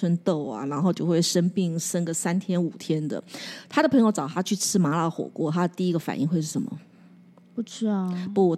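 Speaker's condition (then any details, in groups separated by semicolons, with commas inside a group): No condition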